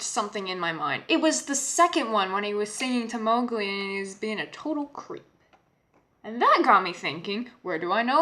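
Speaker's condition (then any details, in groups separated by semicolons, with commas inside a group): No condition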